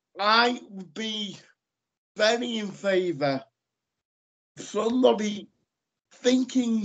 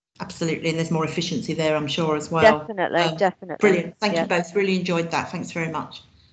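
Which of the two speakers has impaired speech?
The first: cerebral palsy; lifelong.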